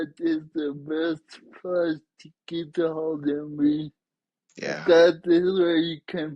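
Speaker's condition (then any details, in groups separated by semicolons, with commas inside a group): Traumatic brain injury; caused by accident; relearned basic abilities, improving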